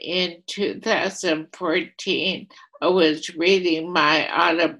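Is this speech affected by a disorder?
Yes: ALS; ALS affecting voluntary motor neurons, first primary lateral sclerosis diagnosis, second opinion Columbia med center; voice affected.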